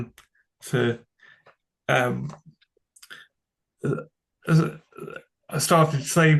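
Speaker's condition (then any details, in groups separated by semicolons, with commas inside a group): Cerebral palsy; from birth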